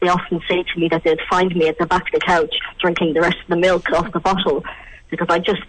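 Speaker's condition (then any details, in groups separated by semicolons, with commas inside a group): Cleft palate; congenital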